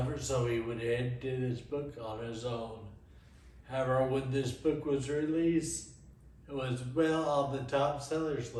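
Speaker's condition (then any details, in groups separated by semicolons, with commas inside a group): Friedreich's ataxia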